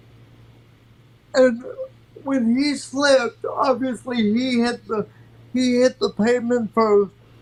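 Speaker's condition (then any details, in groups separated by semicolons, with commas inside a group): Cerebral palsy; from birth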